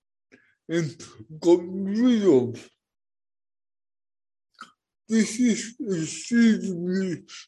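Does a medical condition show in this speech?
Yes: cerebral palsy; speech impediment, first 5 minutes hardest to follow, listeners get used to it, transcript provided.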